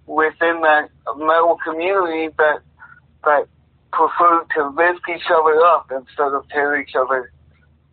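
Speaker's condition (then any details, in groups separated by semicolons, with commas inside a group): Cerebral palsy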